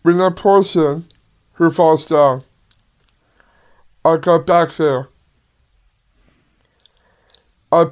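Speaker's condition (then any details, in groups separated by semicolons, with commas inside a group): Down syndrome; works 5 to 10 times harder to build muscle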